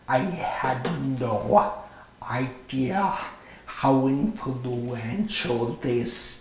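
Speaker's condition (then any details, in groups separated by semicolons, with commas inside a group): Stroke with paralyzed vocal cord; stroke at 35, craniotomy at Barnes Jewish Hospital, alphabet board early, left-hand writing; nearly 5 years post-stroke, 657+ hours outpatient therapy incl advanced speech therapy, runs without aids; speaks lower and slower, singing voice part lost, public speaking difficult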